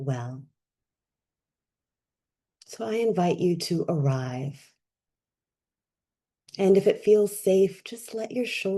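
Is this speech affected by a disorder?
No.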